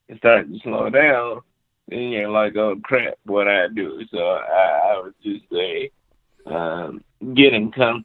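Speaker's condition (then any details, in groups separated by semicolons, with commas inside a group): Cerebral palsy; confined to wheelchair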